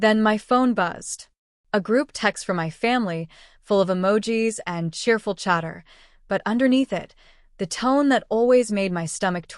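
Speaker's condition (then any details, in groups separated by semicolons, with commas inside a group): No condition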